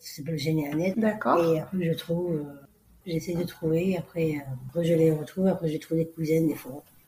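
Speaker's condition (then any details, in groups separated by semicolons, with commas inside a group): Down syndrome; congenital, three copies of chromosome 21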